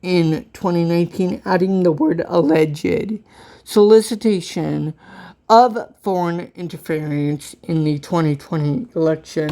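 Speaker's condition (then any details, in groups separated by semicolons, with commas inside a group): Cerebral palsy; from birth, walks with walker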